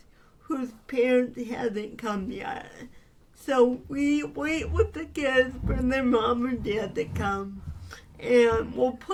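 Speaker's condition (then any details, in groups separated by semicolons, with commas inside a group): Cerebral palsy; fine motor difficulty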